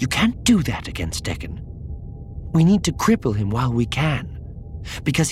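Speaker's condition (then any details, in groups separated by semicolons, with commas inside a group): No condition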